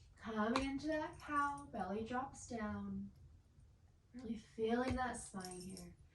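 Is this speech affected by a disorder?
No.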